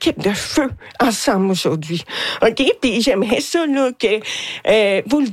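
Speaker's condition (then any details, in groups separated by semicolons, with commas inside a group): Hearing loss with cochlear implant; hard of hearing; hard to tell who is speaking in groups, trouble understanding moving children, did not hear passing truck; own singing described as not very nice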